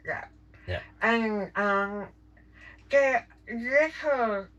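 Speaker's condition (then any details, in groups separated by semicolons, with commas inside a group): Jaw cancer surgery; no speech with tracheostomy, speaks since removal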